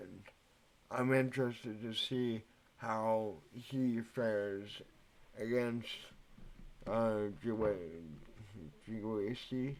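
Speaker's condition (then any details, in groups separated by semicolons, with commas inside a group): Cerebral palsy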